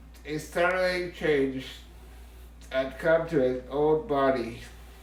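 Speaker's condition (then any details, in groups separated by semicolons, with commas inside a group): Muscular dystrophy, Duchenne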